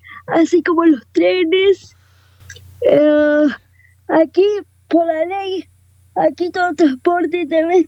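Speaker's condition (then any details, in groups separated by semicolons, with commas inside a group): Cerebral palsy, quadriparesis; speech affected along with mobility, confirmed by speaker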